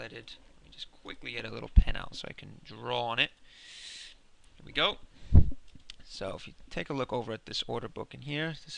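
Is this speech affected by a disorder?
No.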